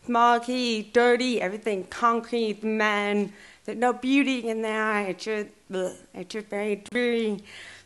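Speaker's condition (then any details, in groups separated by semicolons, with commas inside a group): Deaf and hard of hearing; since childhood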